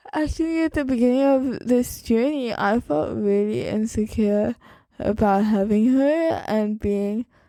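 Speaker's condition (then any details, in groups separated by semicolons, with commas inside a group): Cerebral palsy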